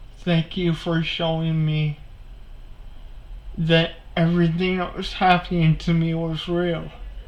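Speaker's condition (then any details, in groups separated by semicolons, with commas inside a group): Cerebral palsy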